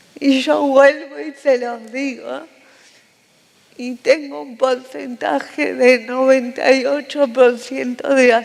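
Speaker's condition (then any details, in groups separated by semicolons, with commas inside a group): Cerebral palsy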